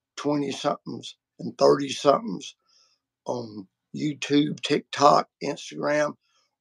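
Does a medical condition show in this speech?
Yes: vocal cord surgery; multiple vocal cord surgeries.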